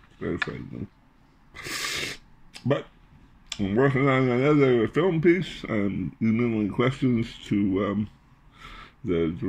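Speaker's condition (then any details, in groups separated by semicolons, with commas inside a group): Glossectomy with reconstructed tongue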